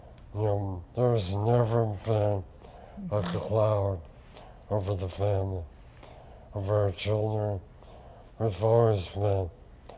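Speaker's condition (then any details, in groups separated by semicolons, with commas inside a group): Lou Gehrig's disease; onset index finger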